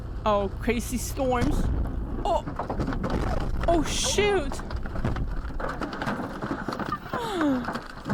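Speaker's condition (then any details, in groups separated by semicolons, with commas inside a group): No condition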